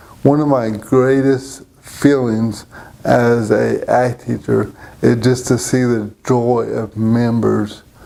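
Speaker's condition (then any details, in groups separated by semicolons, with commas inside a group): Cerebral palsy; present from birth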